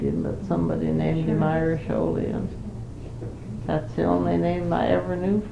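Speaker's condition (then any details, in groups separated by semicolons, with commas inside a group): Parkinson's; not very able to do much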